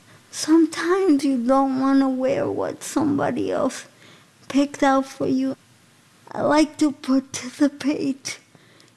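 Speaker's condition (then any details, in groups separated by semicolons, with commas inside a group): Spastic quadriplegic cerebral palsy; affects all four limbs, needs assistance with physical tasks, cognition normal; home in north suburban Zion renovated to accommodate needs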